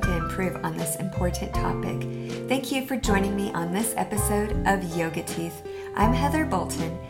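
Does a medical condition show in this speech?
No.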